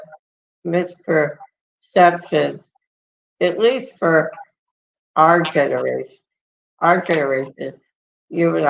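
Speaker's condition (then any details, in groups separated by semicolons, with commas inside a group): Muscular dystrophy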